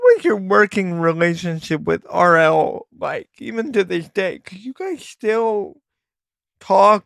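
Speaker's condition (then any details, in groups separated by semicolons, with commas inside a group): Cerebral palsy; poor hand dexterity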